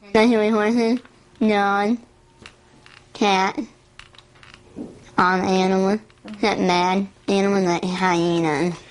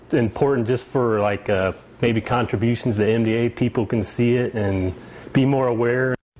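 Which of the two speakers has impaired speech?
The first: pompe disease; rare genetic enzyme deficiency, implanted port; fourth grader, diagnosed at 18 months, biweekly enzyme transfusions.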